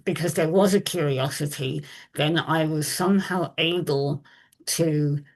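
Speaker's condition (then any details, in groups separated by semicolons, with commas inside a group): Moebius syndrome facial paralysis; congenital rare facial paralysis; limited communication, compensates with voice modulation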